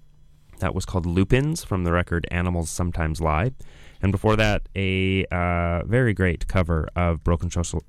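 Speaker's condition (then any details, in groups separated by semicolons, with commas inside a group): No condition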